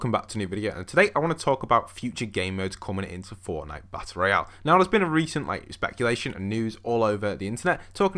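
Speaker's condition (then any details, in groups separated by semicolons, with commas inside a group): No condition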